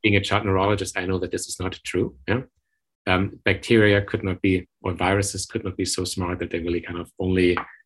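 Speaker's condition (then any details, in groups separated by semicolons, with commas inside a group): No condition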